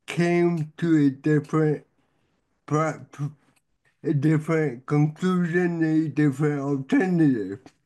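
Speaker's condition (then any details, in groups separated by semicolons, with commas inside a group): Cerebral palsy; difficulty keeping body completely still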